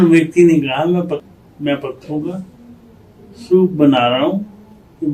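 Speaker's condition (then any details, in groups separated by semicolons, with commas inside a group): Cerebral palsy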